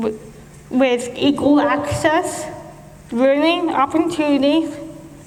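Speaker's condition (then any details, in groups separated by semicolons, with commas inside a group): Cerebral palsy; speech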